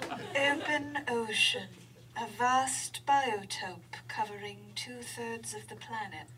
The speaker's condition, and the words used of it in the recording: No condition.